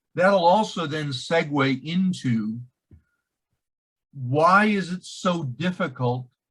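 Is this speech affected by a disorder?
No.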